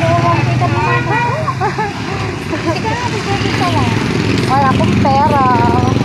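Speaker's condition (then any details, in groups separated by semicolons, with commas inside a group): No condition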